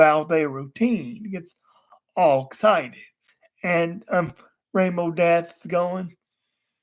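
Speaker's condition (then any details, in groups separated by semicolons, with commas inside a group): Cerebral palsy; wheelchair user, unable to walk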